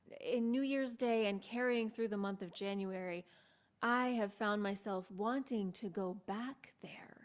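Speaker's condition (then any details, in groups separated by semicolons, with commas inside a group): No condition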